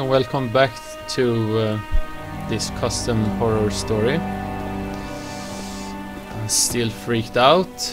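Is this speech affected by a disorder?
No.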